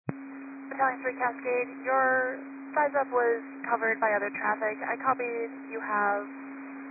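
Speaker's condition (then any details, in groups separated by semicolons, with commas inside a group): No condition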